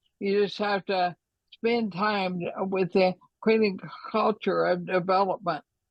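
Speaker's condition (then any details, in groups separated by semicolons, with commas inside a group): ALS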